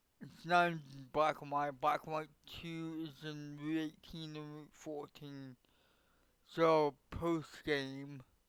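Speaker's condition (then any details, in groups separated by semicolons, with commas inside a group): Cerebral palsy; affects legs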